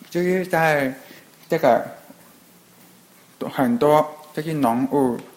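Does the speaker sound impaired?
Yes: hearing impairment; others speak too fast.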